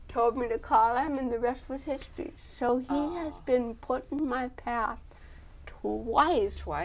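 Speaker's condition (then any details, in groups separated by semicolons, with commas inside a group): Cerebral palsy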